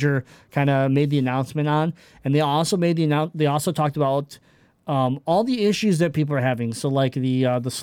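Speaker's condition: Cleft palate; many surgeries

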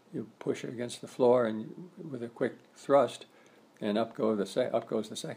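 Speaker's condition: Parkinson's disease; reduced gait

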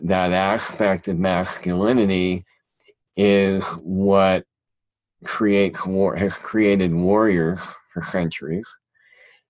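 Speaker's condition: Cleft palate; talked funny as a child

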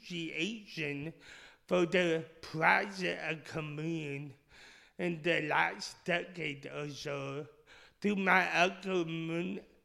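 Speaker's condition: Speech impediment; initially misdiagnosed

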